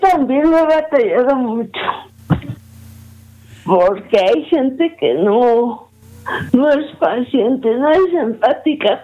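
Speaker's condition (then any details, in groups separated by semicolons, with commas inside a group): Cerebral palsy; diagnosed age 18-19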